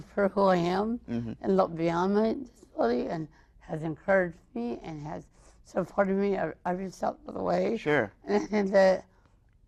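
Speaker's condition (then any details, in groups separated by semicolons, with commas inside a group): Cerebral palsy, mild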